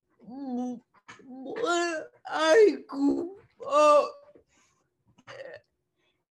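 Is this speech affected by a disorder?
Yes: cerebral palsy; people less willing to listen to own talking voice.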